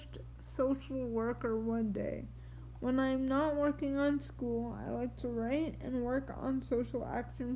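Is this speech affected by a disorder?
Yes: triplegic cerebral palsy.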